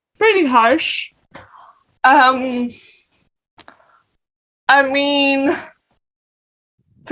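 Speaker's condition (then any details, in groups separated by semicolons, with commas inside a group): Cerebral palsy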